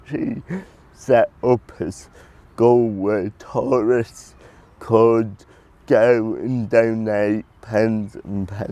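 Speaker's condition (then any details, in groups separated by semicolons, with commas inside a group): Cerebral palsy; predicted never to talk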